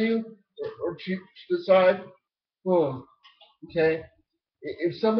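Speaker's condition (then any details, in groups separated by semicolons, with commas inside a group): Cerebral palsy, spastic diplegia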